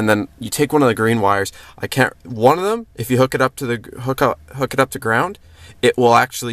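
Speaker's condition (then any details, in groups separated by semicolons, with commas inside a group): No condition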